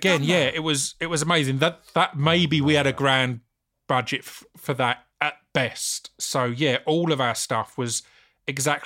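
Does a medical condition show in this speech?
Yes: stammer; stammer when speaking, felt to spoil acting self-tapes; here repeated sounds, repeated words, prolonged sounds.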